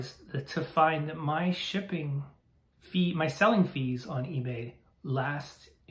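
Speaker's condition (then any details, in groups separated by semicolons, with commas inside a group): No condition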